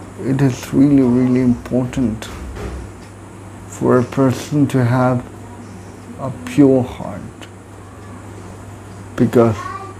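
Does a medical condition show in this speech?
Yes: cerebral palsy.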